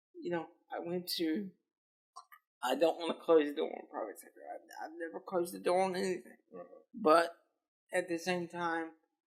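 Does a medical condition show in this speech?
Yes: cerebral palsy; lifelong physical disability.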